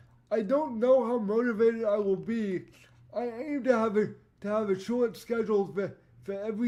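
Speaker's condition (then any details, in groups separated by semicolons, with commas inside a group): Cerebral palsy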